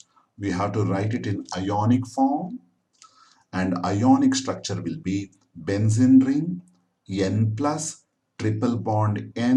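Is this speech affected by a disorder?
No.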